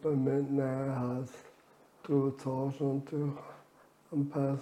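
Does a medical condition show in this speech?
Yes: ALS; reduced air makes talking effortful.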